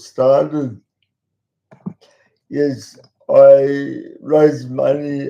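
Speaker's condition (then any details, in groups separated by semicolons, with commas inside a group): Cerebral palsy; talks slowly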